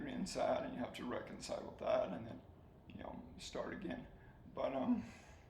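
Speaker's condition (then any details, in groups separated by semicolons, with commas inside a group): ALS; soft spoken, swallowing getting harder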